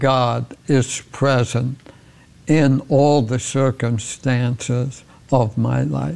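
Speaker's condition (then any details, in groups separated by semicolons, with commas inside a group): ALS; progressive ALS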